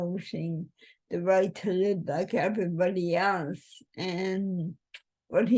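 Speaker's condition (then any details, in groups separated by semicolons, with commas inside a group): Cerebral palsy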